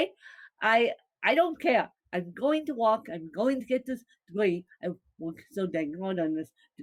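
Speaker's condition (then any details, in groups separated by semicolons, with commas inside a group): Cerebral palsy, mixed, moderate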